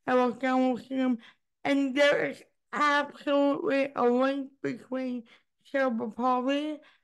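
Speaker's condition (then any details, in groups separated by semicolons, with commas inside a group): Cerebral palsy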